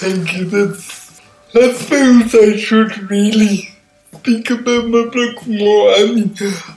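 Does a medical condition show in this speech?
Yes: cerebral palsy; all four limbs affected, born 12 weeks premature.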